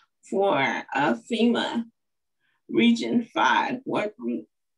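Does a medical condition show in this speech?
Yes: cerebral palsy; uses wheelchair.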